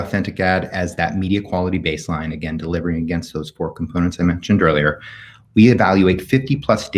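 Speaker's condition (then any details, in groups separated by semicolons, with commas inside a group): No condition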